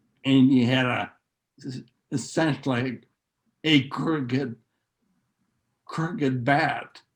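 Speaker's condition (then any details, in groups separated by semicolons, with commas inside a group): Neurological disease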